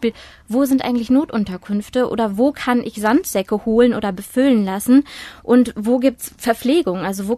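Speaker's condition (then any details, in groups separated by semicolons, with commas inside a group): No condition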